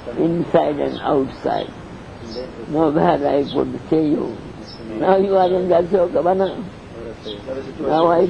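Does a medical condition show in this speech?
Yes: deafness; cannot hear audience questions.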